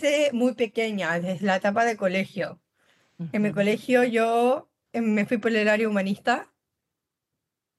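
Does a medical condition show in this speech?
Yes: Down syndrome; congenital, since birth.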